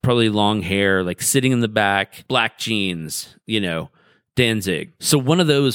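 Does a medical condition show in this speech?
No.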